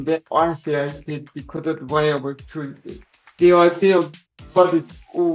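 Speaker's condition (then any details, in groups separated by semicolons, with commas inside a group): Cerebral palsy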